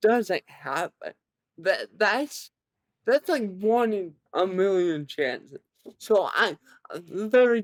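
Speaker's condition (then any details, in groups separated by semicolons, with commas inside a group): Cerebral palsy, severe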